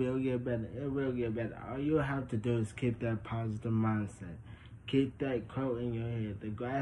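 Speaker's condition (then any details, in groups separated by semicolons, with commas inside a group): Traumatic brain injury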